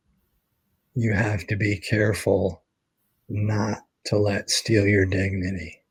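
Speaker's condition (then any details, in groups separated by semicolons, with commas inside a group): ALS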